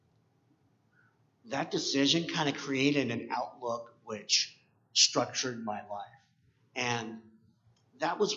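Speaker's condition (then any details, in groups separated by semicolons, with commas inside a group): Cleft palate; congenital cleft palate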